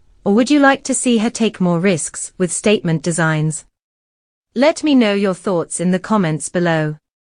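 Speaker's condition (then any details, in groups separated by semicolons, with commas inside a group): No condition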